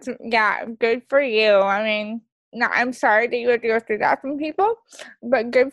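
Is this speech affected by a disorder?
Yes: cerebral palsy; onset before birth.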